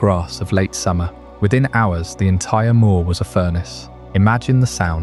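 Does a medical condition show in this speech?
No.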